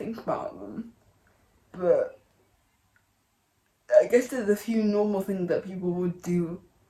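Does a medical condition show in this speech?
Yes: cerebral palsy and dystonia; movement disorder affecting all four limbs and head.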